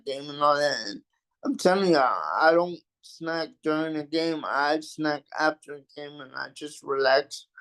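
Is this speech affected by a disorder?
Yes: cerebral palsy.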